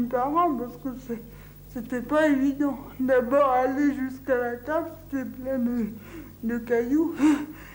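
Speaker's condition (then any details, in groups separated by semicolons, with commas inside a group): Cerebral palsy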